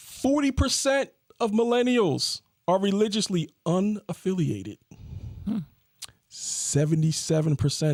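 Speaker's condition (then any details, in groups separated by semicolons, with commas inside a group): No condition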